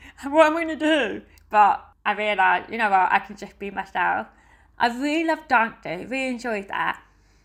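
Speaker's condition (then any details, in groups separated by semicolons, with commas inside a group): Deafness; heavy metal rock indistinct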